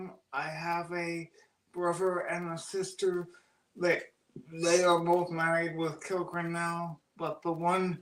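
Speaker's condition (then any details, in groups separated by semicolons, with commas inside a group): Cerebral palsy; oxygen loss at birth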